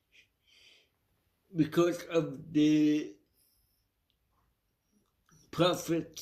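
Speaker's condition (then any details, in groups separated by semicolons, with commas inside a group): Cerebral palsy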